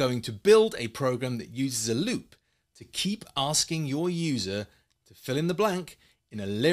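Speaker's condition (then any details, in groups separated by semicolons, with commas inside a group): No condition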